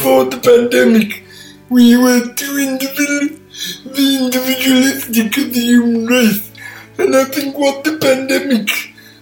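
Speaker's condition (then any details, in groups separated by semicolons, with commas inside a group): Cerebral palsy; from birth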